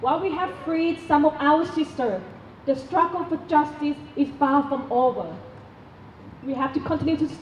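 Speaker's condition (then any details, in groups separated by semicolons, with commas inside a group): No condition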